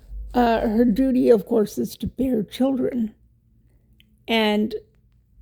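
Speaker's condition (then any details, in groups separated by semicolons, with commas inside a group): Cerebral palsy; wheelchair user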